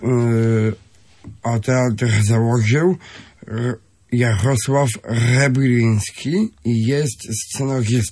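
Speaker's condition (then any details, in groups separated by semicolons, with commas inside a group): Down syndrome; genetic, trisomy 21, extra chromosome 21, from birth; adult, 27 years old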